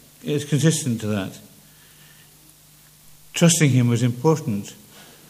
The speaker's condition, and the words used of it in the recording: Parkinson's disease. I haven't preached for some years now, mostly because with Parkinson's, my speech has not been as clear as it would have been, or should have been, please, Lord.